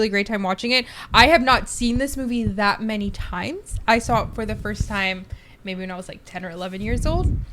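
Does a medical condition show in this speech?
No.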